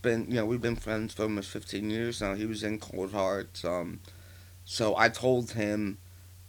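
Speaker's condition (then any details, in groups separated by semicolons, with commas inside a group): Partial glossectomy for tongue cancer; stage 3, 40% of right side of tongue removed, tracheotomy, neck lymph node spread, recurrence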